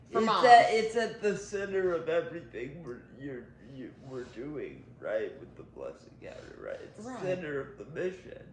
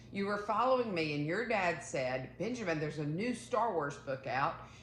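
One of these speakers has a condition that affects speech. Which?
The first: cerebral palsy; powered wheelchair; nearly 20 years powered mobility.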